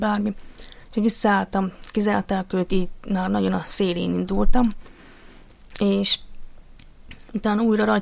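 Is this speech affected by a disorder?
Yes: deafness; poor speech and vocabulary with hearing aid before implant, learned speaking in developmental lessons.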